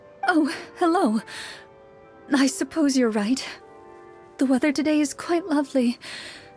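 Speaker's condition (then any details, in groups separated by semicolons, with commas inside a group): No condition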